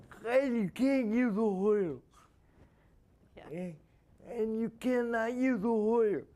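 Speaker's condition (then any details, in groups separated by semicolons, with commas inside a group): Spastic quadriplegia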